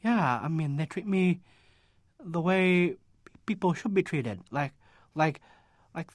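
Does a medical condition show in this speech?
Yes: Down syndrome; cognitive disability.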